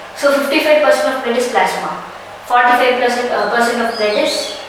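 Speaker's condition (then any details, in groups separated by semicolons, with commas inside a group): No condition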